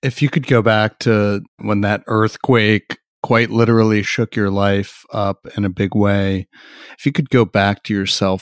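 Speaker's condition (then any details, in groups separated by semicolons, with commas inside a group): No condition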